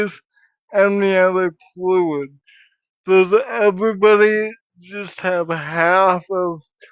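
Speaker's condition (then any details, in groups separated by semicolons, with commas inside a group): Cerebral palsy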